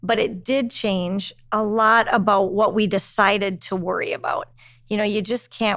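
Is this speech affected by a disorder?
No.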